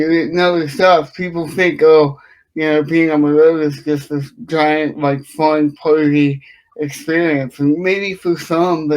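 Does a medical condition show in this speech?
Yes: cerebral palsy; from birth.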